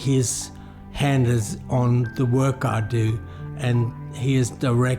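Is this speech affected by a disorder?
Yes: motor neuron disease; about six years since diagnosis.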